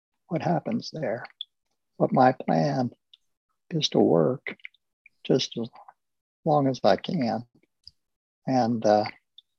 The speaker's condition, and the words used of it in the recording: ALS (motor neuron disease). I'll let you catch your breath a little bit.